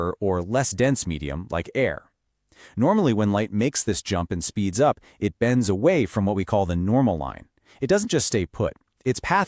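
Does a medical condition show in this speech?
No.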